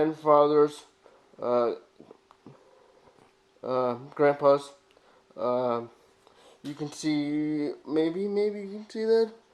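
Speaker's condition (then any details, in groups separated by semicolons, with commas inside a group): Cerebral palsy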